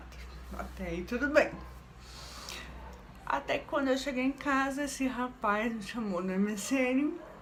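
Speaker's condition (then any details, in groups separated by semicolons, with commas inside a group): Cerebral palsy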